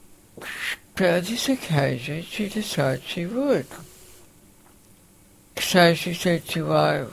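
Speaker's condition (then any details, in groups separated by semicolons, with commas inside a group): Facioscapulohumeral muscular dystrophy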